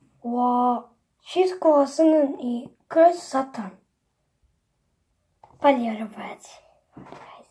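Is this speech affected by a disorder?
No.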